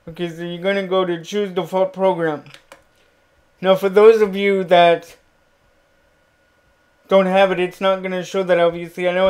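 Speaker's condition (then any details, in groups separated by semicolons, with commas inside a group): Cerebral palsy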